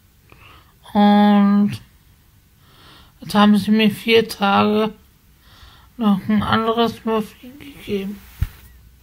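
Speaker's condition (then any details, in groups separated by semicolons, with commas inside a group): Spasticity from birth; multiple sclerosis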